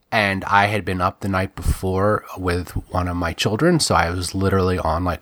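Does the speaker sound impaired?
No.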